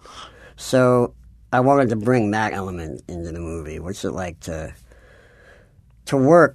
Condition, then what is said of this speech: Cleft palate. I mean, I have a cleft palate, and maybe this is obvious if you could hear it in my voice